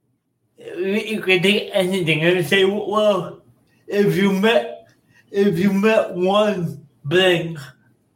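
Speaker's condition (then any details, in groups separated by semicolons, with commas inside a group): Cerebral palsy; speech impairments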